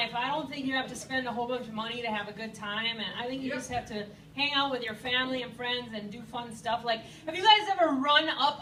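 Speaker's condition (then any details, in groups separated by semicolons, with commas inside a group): No condition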